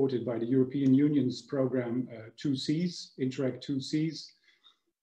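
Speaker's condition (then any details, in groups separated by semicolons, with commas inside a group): No condition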